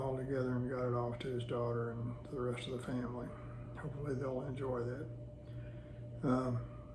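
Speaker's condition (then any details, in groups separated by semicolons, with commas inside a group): Parkinson's disease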